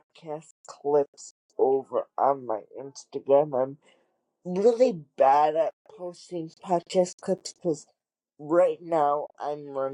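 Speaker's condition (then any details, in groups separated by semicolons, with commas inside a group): Cerebral palsy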